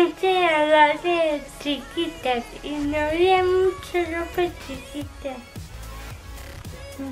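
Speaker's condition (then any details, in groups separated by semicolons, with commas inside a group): Cerebral palsy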